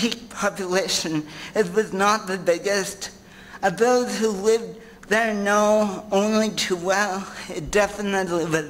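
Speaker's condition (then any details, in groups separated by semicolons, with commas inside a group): Cerebral palsy; some sounds jumbled, speech therapy for tongue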